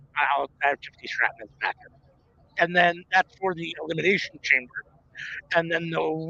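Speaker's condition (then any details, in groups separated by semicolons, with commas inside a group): No condition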